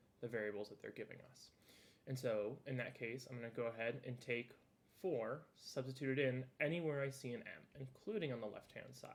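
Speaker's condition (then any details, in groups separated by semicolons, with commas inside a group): No condition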